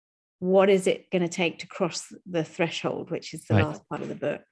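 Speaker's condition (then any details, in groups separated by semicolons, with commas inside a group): No condition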